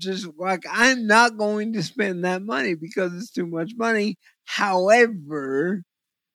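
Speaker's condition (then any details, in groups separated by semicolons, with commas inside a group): Cerebral palsy; visual focusing difficulty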